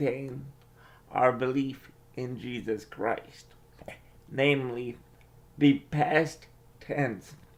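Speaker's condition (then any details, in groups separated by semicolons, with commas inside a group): Cerebral palsy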